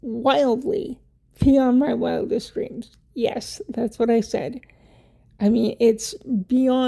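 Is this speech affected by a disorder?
Yes: cerebral palsy; wheelchair user.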